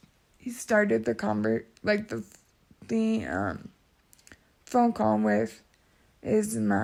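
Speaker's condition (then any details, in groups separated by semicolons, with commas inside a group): Cerebral palsy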